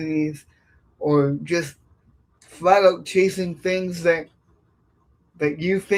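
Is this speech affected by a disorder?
Yes: cerebral palsy; affects speech.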